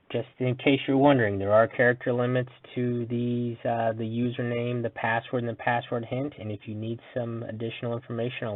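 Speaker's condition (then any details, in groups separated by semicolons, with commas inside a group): No condition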